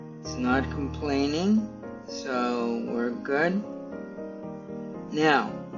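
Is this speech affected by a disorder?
Yes: cerebral palsy; stiff muscles.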